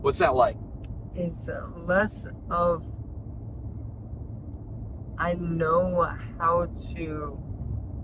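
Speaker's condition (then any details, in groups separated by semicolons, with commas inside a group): Traumatic brain injury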